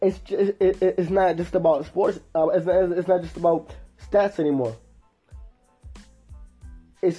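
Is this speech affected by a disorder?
Yes: stuttering; may stutter during podcast; here repeated sounds, prolonged sounds, blocks.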